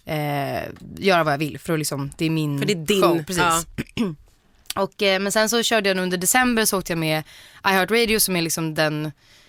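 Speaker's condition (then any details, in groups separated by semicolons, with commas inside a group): No condition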